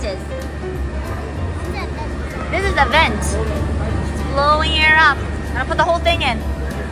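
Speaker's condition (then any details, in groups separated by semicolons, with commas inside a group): No condition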